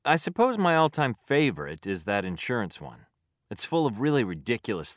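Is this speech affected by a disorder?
No.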